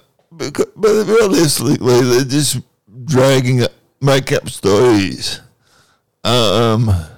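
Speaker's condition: Cerebral palsy

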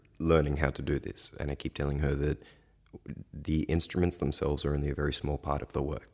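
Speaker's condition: No condition

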